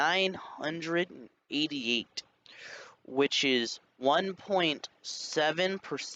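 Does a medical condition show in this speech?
No.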